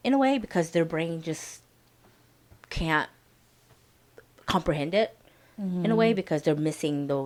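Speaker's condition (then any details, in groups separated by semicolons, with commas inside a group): No condition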